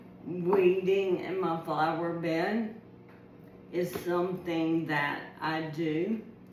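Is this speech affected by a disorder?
Yes: ALS.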